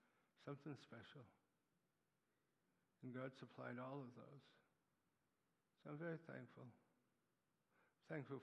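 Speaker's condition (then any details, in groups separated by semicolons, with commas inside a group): Parkinson's disease; neuropathy attacks nerves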